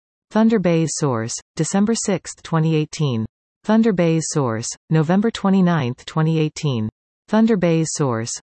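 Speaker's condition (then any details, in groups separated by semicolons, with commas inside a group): No condition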